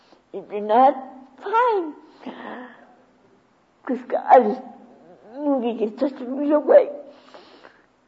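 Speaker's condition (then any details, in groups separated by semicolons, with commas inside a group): Cerebral palsy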